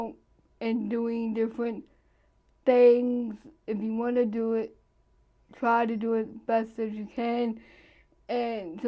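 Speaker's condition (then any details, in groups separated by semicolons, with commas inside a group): Cerebral palsy; present from birth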